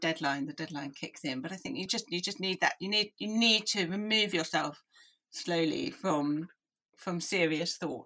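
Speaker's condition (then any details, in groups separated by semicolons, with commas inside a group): Deafness; deaf from early age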